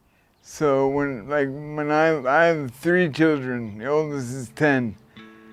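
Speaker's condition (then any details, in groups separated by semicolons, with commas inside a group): Traumatic brain injury; head impact despite helmet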